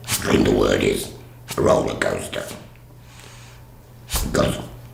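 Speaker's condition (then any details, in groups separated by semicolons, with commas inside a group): Laryngectomy; still has voice after operation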